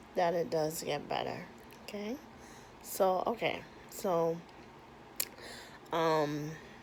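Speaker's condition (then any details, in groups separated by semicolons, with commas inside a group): Cerebral palsy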